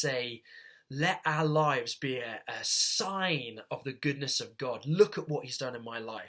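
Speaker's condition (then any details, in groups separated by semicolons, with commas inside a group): No condition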